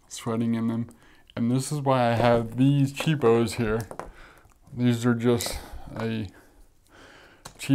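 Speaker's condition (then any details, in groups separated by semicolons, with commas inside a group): Cerebral palsy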